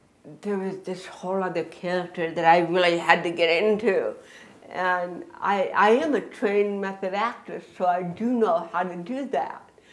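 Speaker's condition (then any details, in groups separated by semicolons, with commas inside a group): Cerebral palsy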